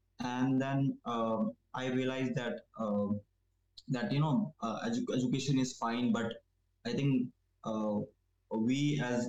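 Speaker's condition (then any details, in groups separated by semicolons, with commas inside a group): Stammering; stammering since school age; repeats initial sounds, e.g. s-s-s in start, considers self a good communicator; repeated sounds, repeated words, prolonged sounds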